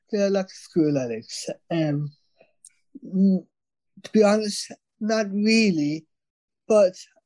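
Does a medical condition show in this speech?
Yes: Down syndrome; congenital, trisomy 21, extra copy of chromosome 21.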